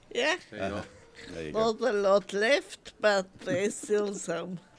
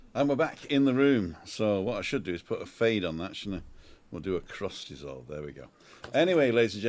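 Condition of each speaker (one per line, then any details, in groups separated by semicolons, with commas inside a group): Multiple sclerosis
No condition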